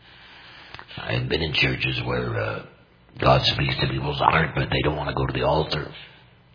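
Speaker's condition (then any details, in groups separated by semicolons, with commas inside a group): Total laryngectomy; voice prosthesis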